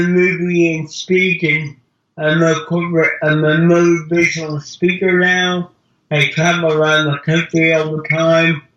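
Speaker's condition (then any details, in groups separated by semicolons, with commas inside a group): Cerebral palsy; mild speech impediment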